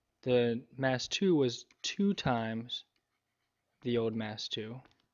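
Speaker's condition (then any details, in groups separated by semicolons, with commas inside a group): No condition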